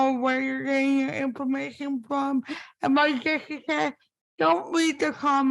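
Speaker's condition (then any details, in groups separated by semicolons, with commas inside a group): Spastic cerebral palsy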